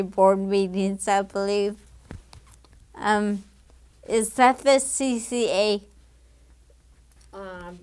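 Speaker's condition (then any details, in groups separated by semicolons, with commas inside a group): Damaged diaphragm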